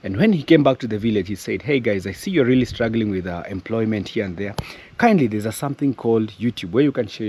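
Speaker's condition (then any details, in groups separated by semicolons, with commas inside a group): No condition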